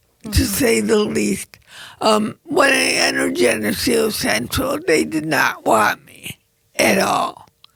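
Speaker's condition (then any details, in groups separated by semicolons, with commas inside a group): Cerebral palsy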